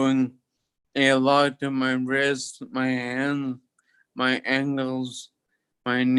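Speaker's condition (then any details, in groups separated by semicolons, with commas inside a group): Toxic leukoencephalopathy, locked-in syndrome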